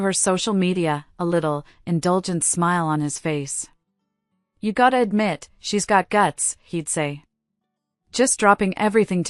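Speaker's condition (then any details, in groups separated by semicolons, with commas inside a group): No condition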